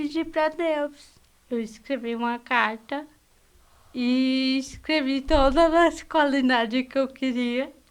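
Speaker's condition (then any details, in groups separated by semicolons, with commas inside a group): Cerebral palsy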